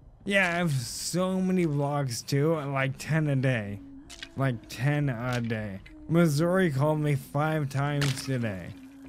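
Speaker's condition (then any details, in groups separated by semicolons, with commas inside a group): ALS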